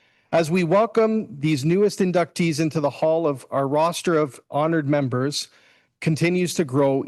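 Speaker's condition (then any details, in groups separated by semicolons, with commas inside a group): No condition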